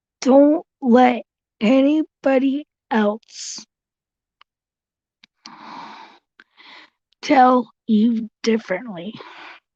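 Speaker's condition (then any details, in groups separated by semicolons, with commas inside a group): Cerebral palsy; since birth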